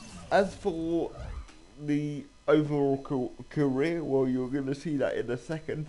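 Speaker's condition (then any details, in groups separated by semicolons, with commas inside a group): Cerebral palsy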